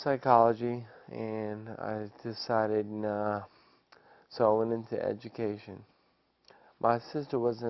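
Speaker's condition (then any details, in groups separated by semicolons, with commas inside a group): ALS; after diagnosis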